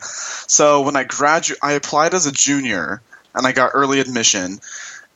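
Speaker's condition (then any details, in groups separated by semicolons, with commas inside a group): No condition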